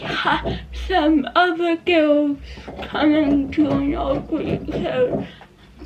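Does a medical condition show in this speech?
Yes: cerebral palsy; not quadriplegic.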